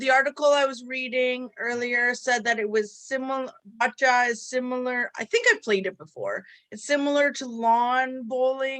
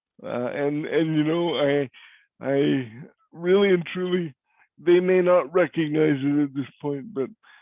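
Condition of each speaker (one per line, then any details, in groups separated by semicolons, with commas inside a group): No condition
Cerebral palsy; cannot walk; diagnosed at 10 months; voice is different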